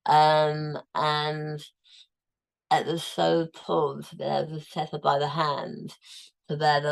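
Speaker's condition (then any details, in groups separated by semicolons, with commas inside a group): Tongue cancer, tongue removed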